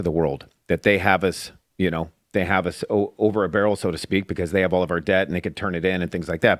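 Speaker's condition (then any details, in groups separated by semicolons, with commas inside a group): No condition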